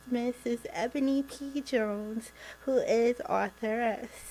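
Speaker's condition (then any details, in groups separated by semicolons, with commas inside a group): Cerebral palsy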